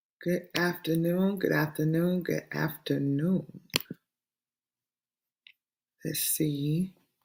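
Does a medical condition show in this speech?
No.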